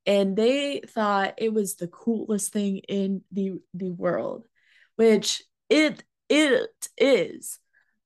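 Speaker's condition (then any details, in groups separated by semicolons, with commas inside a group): Stuttering; including blocks; more overwhelming than other stuttering, talking exhausting, fear of speaking; repeated words, prolonged sounds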